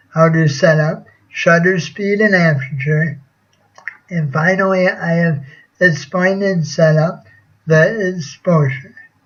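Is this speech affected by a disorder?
Yes: cerebral palsy.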